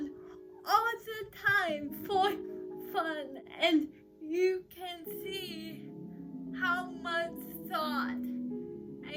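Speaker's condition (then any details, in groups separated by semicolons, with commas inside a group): Cerebral palsy; uses crutches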